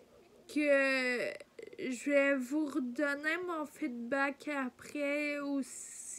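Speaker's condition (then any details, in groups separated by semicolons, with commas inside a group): Ataxia; degenerative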